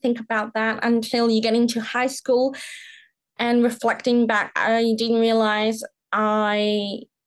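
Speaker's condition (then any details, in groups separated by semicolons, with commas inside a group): Profound deafness, congenital, profound; speech considered pretty good, often assumed hearing, often mistaken for British accent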